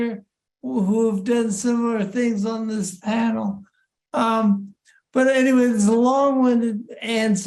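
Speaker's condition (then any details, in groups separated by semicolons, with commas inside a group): Parkinson's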